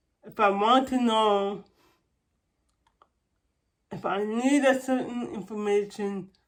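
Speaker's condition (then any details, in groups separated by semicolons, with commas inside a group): Cerebral palsy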